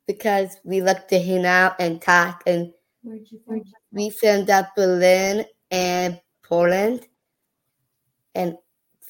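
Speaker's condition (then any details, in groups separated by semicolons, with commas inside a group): Down syndrome; prenatal diagnosis at 20-week ultrasound, chromosomal disorder; age 14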